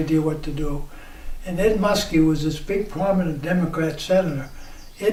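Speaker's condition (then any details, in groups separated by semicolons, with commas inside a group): ALS; diagnosed couple years ago, types with two fingers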